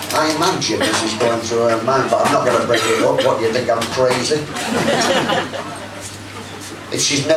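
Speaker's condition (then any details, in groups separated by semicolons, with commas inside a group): No condition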